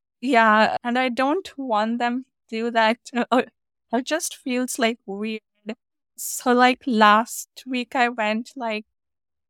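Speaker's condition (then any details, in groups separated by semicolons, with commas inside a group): Stutter; stutter diagnosed at age 5, increased with age, about 20 speech therapists in childhood, paid for cure scam; not mild stutter, speaks short remarks, types longer ones, bad days block even two sentences; blocks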